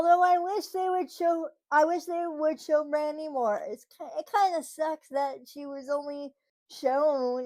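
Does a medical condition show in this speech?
Yes: cerebral palsy, spastic; from birth, muscle spasms.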